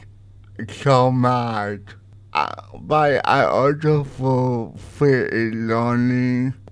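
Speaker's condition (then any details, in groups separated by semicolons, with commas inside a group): Cerebral palsy; interview combines own voice with audio typed on Lightwriter communication device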